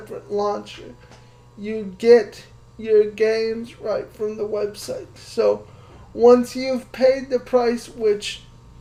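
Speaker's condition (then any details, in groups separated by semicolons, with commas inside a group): Cerebral palsy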